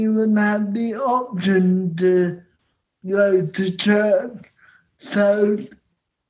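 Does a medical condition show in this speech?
Yes: cerebral palsy; cerebral palsy present essentially all life; spasms, on medication three times daily after food.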